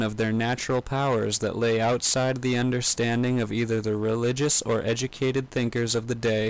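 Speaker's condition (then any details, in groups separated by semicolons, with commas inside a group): No condition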